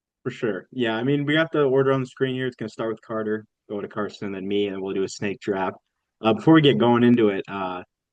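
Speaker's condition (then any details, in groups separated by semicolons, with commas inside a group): No condition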